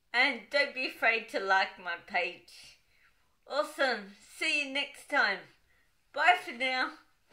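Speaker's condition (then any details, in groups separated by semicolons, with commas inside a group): Cerebral palsy, dystonic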